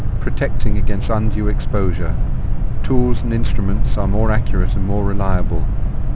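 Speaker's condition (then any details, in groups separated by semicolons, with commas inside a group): No condition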